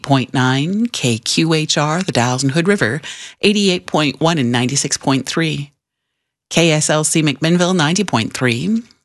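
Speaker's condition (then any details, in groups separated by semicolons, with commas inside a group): No condition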